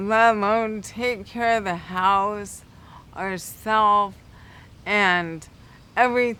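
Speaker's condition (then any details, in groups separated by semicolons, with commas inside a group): Cerebral palsy; affects balance; affects speech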